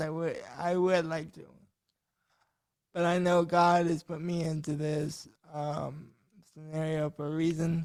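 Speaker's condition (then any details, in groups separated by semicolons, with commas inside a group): Cerebral palsy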